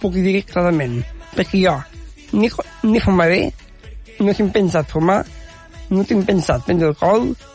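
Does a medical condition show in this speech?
Yes: Down syndrome; genetic condition, learned of it gradually from parents in childhood; adult; speaks confidently on radio and in public, communicates ideas well, less nervous than many guests.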